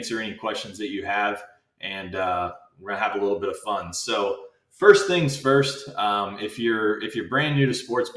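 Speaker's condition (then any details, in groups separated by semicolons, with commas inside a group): No condition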